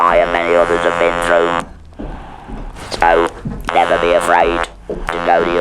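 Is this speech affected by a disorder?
Yes: laryngeal cancer with laryngectomy.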